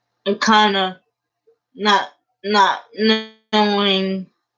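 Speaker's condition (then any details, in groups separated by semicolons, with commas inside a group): Cerebral palsy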